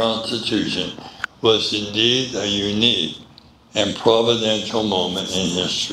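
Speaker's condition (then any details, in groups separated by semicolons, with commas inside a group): Medical condition affecting speech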